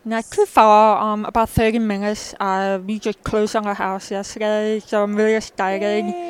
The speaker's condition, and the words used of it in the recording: Deafness. I mean, she worked with me, and I even learned ASL too, but I just flourished better with speech.